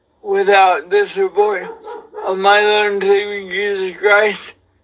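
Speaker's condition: Cerebral palsy; wheelchair user

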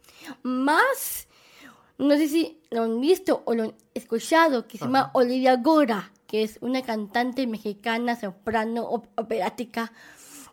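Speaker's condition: Down syndrome; present from birth

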